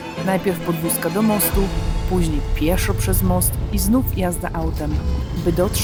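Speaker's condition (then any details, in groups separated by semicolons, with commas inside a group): No condition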